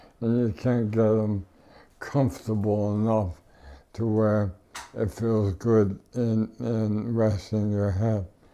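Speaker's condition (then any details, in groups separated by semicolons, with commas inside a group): ALS; no tracheostomy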